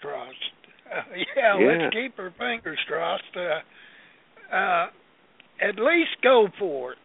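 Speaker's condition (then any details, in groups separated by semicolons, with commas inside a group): Parkinson's disease; partly from cold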